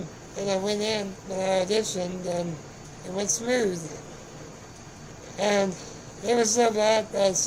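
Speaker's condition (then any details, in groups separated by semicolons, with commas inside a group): Spinal muscular atrophy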